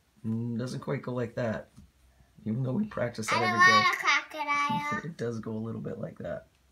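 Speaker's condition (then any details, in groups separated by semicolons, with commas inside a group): No condition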